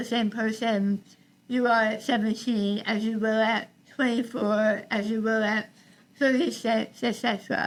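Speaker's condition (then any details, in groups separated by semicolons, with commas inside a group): Tongue cancer, partial glossectomy, forearm graft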